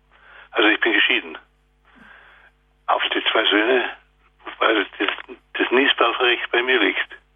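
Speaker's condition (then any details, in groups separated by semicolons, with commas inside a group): Parkinson's disease, severe; advanced stage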